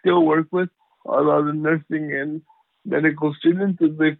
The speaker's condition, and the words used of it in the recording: Cerebral palsy. It may come up with some unusual words or some swear words, but it'll work with practice, excuse me, but it'll work.